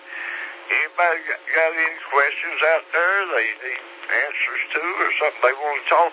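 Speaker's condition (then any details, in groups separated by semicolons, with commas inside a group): Slurred speech; takes 17 different medications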